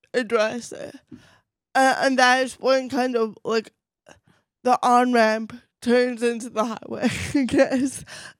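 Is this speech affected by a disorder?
Yes: cerebral palsy, mild; voice affected.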